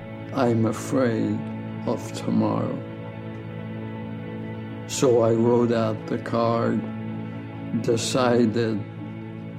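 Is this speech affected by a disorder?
Yes: ALS; diagnosed about 13 years ago, initially given 2 to 5 years to live.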